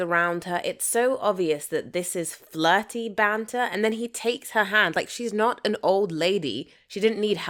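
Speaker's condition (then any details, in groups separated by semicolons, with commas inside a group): No condition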